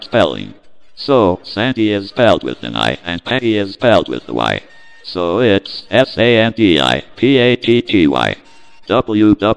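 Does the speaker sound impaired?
Yes: cerebral palsy; deck talk programmed to sing.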